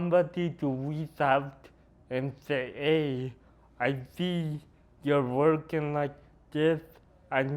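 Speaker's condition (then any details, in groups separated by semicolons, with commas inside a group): Cerebral palsy; noticeably atypical speech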